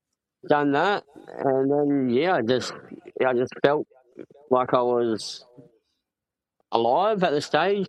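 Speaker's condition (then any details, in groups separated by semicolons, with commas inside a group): Cleft palate; congenital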